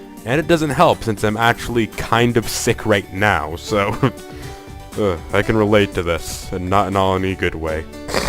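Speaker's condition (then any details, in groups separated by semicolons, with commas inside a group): No condition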